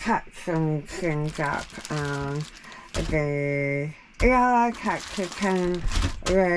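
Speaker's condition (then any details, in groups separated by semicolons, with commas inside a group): Jaw cancer surgery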